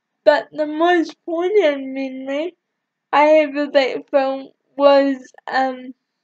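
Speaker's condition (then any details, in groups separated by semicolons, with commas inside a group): Cerebral palsy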